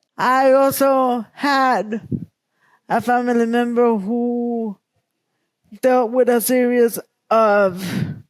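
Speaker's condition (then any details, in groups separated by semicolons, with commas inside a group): Cerebral palsy; present from birth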